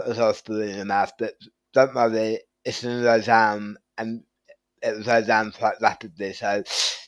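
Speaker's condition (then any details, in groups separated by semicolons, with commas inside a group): Tongue cancer surgery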